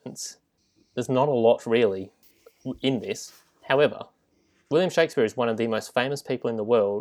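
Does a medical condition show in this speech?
No.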